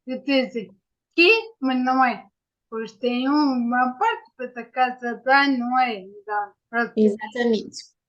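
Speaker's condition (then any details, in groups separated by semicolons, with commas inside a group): Ataxia; acquired, brain injury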